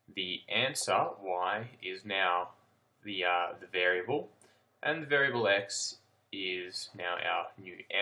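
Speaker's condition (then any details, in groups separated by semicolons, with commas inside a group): No condition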